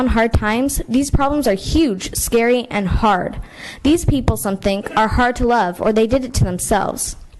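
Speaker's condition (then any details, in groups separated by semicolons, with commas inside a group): No condition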